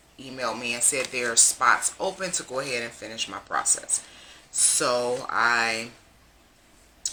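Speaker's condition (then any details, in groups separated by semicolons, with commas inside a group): No condition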